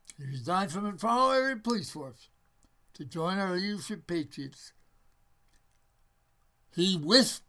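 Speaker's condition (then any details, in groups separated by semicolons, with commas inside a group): Parkinson's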